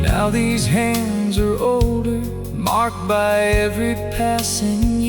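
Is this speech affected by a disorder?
No.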